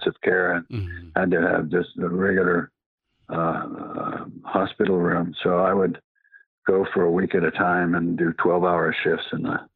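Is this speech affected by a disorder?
Yes: Parkinson's disease.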